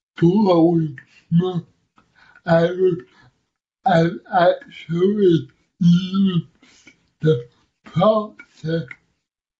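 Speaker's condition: Cerebral palsy; speech described as hard to understand

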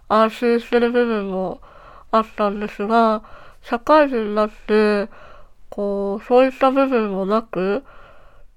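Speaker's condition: Treacher Collins syndrome, cleft palate; jaw and facial bones

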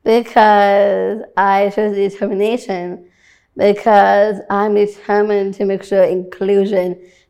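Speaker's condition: Down syndrome

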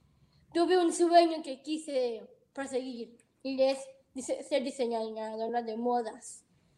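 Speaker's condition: Down syndrome; present from birth, heart surgery

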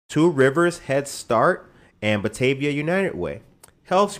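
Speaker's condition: No condition

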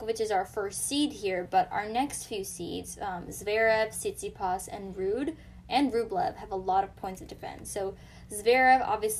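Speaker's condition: No condition

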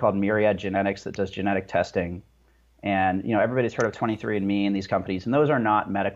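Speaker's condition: No condition

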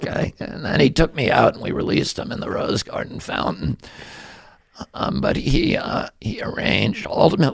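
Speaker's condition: Spasmodic dystonia; voice affected

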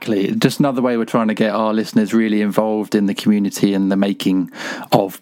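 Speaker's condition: No condition

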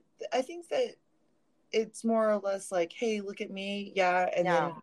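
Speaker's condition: No condition

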